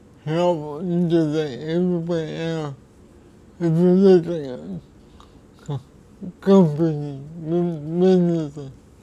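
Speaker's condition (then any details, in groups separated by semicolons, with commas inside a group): Cerebral palsy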